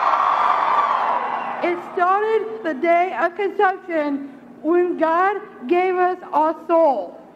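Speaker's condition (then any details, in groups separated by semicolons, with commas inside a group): Down syndrome; age 36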